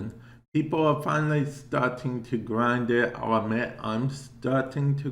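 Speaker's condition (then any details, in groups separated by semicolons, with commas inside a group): Cerebral palsy; affects speech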